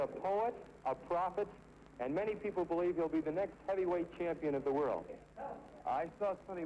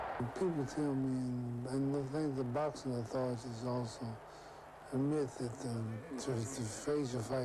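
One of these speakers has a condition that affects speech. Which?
The second: Parkinson's syndrome; no tremor, no weakness, still exercises vigorously; sometimes slurred speech.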